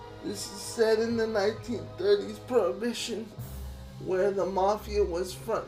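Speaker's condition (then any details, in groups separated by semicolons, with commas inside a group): Cerebral palsy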